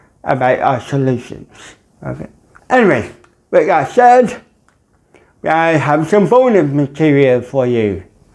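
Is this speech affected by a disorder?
Yes: cerebral palsy; mild, ataxic type.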